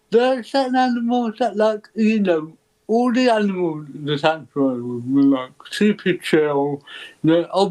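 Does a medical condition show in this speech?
Yes: cerebral palsy; ataxic type.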